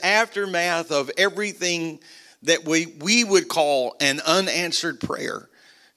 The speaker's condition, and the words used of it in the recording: No condition.